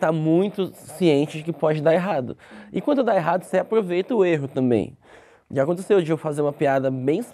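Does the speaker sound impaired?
Yes: cleft lip; congenital cleft lip.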